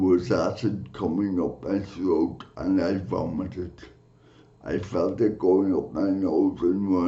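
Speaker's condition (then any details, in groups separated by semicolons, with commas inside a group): Cerebral palsy; from birth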